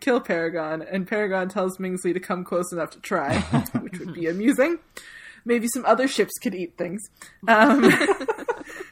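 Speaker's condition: No condition

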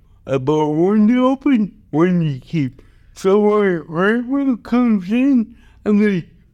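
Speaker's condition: Cerebral palsy

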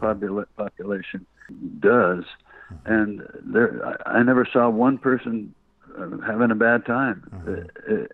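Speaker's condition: Parkinson's disease; earlier radiation for cancer treatment

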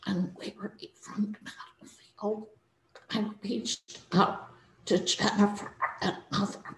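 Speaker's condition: Spasmodic dysphonia; trouble speaking during talk

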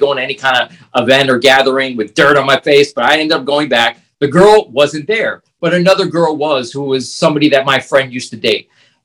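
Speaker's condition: No condition

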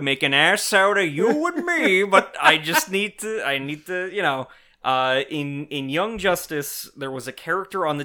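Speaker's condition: No condition

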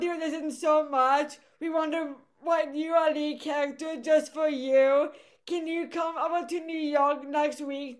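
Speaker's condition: Cerebral palsy; voice affected, speaks with accent

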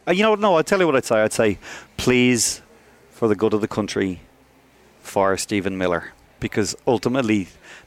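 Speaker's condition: No condition

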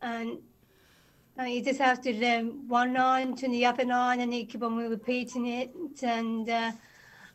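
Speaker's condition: Down syndrome; speech developed well, helped by childhood voice work and speech work combined with movement in drama

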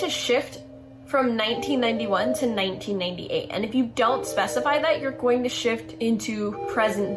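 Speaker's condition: No condition

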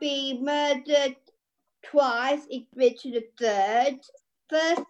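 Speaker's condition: Down syndrome; actor at Ego Performance Company, Coventry, voice and speech coach John Fagan; reading and speech developing through Shakespeare performance

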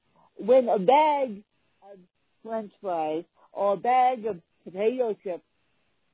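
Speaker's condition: Cerebral palsy; chronic physical disability

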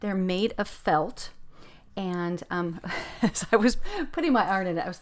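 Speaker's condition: No condition

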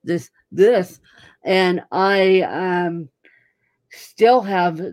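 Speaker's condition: Cerebral palsy; screws in feet

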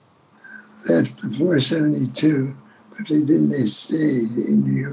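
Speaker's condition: Parkinson's disease; deep brain stimulation some years ago, two electrodes in head wired to chest pacemaker-like unit; nearly 75, greatly improved since operation, Tai Chi and Qigong for symptoms, slowly helping

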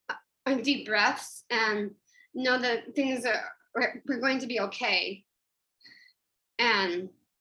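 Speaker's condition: Down syndrome; public speaker about 12 years

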